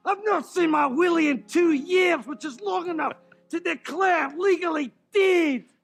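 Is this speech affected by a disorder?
No.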